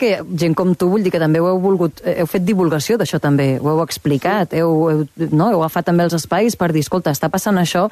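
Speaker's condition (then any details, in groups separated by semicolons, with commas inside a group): No condition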